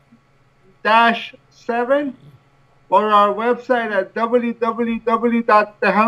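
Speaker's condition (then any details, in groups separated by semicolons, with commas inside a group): Cerebral palsy; from birth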